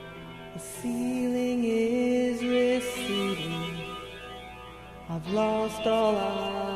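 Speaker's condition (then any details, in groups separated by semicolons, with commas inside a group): No condition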